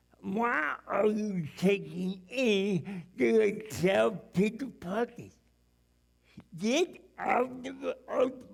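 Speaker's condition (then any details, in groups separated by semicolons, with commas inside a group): Cerebral palsy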